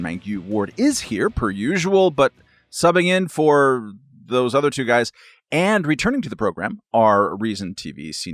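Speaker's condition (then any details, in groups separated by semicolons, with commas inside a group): No condition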